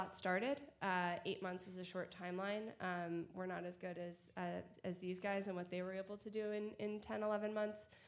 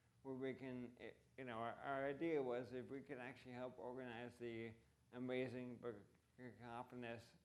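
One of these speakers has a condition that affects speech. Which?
The second: ALS; voice and hands affected; age 39, about 2.5 years since diagnosis; voice impacted, reduced fluency.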